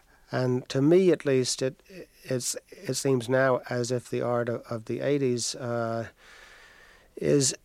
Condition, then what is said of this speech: Stuttering. I wanted to ask you a question about your stutter.